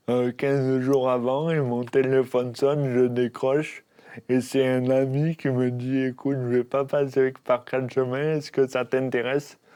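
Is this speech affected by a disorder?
Yes: dystonia; birth injury during delivery, affects motor control; speech difficulties.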